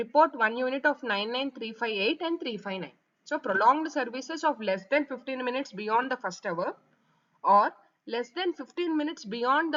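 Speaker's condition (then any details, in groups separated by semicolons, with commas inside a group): No condition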